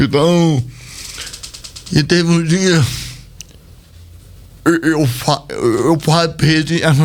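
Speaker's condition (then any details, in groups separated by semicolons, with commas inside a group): Cerebral palsy; speech not normal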